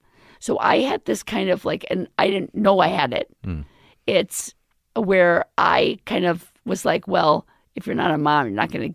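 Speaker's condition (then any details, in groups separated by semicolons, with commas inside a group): Left vocal cord paralysis, left unilateral; permanent left cord, near-fatal pneumonia two years ago, intubation, tracheostomy, feeding tube, steroid injections; current voice temporary after recent surgery, could not talk or swallow during acute illness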